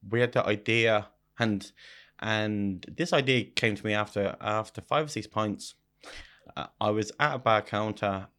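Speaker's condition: Stutter; about five times worse when speaking German; repeated words, prolonged sounds

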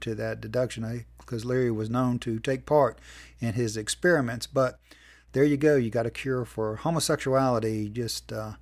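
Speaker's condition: No condition

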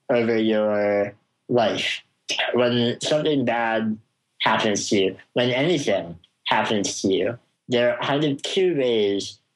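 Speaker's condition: Spinal muscular atrophy; can be moved by others

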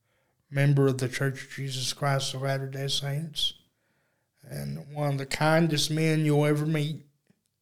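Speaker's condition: Cerebral palsy; uses electric wheelchair

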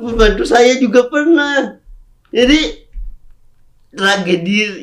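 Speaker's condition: Cerebral palsy; congenital cerebral palsy; speaking is difficult

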